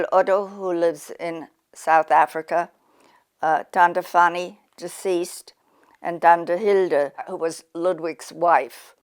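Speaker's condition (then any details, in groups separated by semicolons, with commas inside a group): No condition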